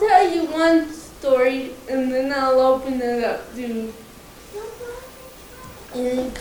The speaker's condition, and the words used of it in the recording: Cerebral palsy. I have slightly slurred speech, which you must have noticed by now.